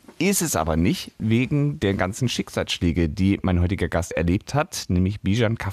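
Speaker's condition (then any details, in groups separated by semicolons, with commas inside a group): No condition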